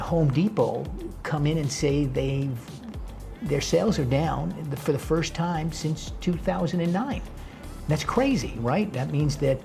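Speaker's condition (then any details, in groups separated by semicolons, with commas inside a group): No condition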